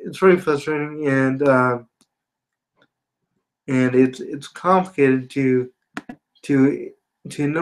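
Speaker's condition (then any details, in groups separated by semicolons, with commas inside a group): Spastic quadriplegia cerebral palsy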